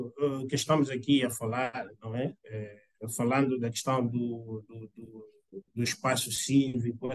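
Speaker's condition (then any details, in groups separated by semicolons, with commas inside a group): No condition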